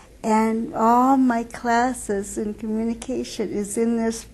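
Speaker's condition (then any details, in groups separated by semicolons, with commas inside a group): Cerebral palsy; wheelchair user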